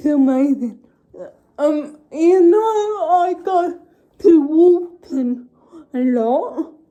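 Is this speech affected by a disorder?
Yes: cerebral palsy.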